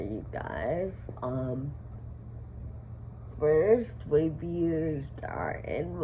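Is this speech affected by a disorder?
Yes: Friedreich ataxia, severe.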